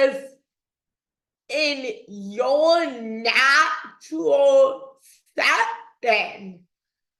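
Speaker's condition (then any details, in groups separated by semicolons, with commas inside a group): Dystonia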